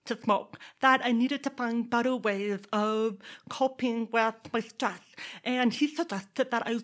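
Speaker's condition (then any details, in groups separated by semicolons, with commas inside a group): Deafness; born in Texas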